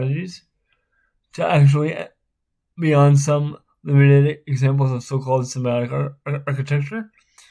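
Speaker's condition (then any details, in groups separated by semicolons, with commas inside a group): Spastic cerebral palsy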